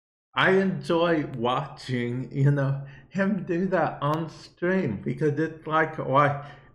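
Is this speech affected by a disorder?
Yes: cerebral palsy; affects speech a bit.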